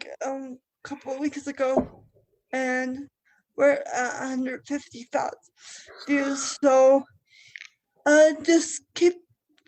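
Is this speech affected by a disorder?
Yes: cerebral palsy.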